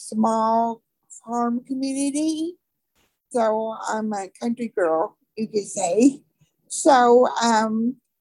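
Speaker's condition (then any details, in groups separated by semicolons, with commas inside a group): Cerebral palsy; from birth, birth defect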